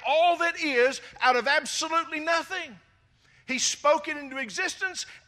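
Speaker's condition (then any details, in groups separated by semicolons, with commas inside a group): No condition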